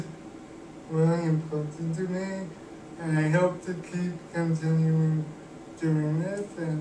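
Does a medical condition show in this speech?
Yes: cerebral palsy; cannot walk, uses wheelchair.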